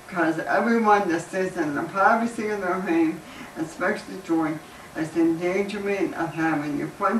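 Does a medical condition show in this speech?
Yes: ALS; lost use of arms; terminal stage.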